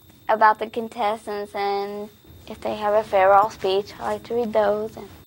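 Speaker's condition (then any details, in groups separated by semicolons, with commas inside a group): Cerebral palsy; spastic type, lack of oxygen at birth from prolapsed cord, breathing tube after birth, grade 4 of 4; predicted at birth to probably never speak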